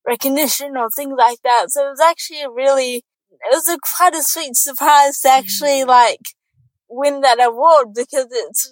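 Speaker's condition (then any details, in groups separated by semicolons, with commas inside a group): Cerebral palsy; born in New Zealand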